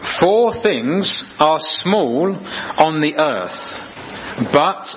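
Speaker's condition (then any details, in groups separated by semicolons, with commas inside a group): No condition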